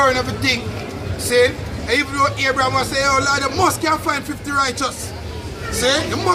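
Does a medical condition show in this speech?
No.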